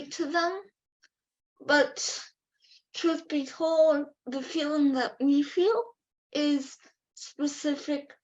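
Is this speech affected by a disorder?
Yes: cerebral palsy.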